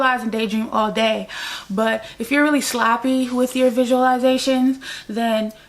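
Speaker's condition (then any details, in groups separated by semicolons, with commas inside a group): No condition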